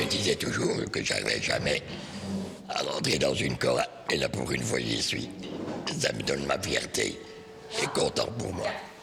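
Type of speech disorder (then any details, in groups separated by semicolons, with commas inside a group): Speech with a voice prosthesis; laryngectomy after laryngeal cancer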